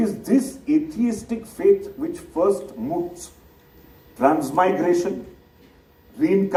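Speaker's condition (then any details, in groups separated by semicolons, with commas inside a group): No condition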